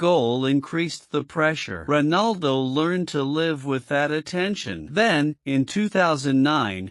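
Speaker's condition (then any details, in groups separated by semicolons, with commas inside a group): No condition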